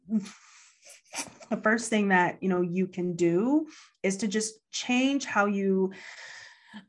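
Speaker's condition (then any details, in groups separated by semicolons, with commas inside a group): Stuttering; lifelong stutter since grade school, past speech therapy, public speaking since 2014 as fear exposure; public speaking for about 5 years, taken up to face fear of talking; fluency varies day to day, some days very fluent, others not, worries about being understood; prolonged sounds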